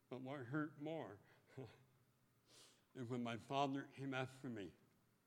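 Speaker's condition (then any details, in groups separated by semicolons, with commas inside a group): Speech impediment; first operation in North Dakota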